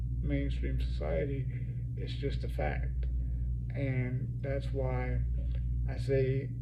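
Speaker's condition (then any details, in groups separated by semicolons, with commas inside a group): Cerebral palsy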